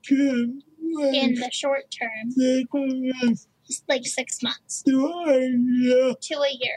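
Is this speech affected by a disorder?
Yes: cerebral palsy; uses an echo, a person who repeats what is said; speaks with accent, prefers natural voice with another person repeating what is said.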